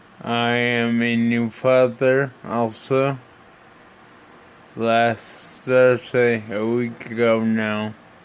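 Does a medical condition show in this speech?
Yes: brain injury (brain shearing); tracheostomy.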